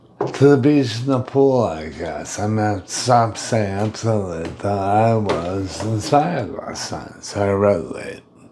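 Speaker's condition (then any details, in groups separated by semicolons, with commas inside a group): Brain injury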